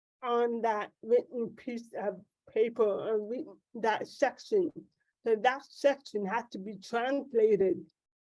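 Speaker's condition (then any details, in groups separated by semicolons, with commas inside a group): Cerebral palsy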